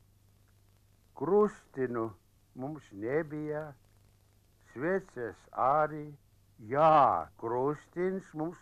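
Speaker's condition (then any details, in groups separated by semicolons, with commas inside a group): No condition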